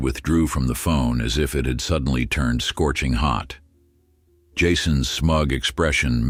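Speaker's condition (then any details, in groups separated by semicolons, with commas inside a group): No condition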